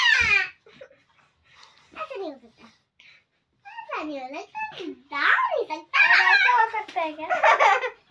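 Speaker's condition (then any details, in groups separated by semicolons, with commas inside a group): No condition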